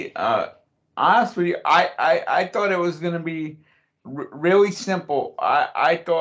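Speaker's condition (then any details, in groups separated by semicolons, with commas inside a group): Cerebral palsy; since childhood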